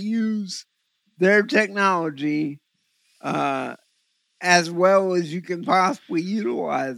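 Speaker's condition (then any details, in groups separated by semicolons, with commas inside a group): Cerebral palsy; visual focusing difficulty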